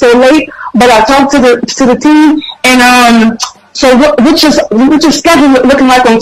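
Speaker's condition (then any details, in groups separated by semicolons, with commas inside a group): Stutter; others took person's voice because of it; repeated sounds, repeated words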